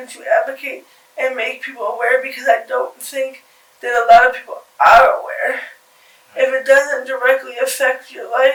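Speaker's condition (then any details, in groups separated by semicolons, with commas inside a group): Cerebral palsy; from birth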